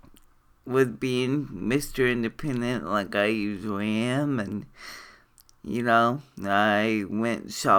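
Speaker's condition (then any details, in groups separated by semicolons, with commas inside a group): Cerebral palsy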